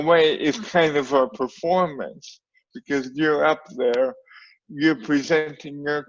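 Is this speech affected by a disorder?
Yes: cerebral palsy.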